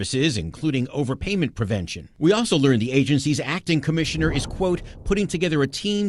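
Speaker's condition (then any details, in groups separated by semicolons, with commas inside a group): No condition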